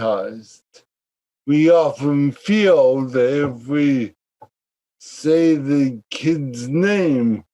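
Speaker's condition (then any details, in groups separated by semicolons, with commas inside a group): Cerebral palsy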